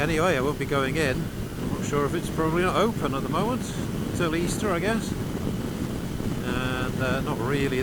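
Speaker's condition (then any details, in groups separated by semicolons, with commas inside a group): No condition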